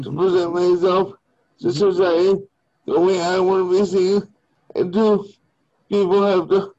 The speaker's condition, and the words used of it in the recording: Cerebral palsy. But with you, it's the same thing. You're speaking very, very nice, very well, and to me, it's great.